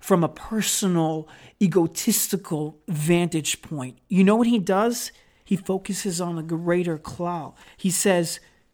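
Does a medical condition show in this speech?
No.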